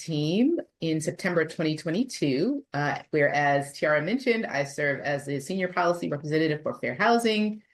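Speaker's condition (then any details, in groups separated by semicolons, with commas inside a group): No condition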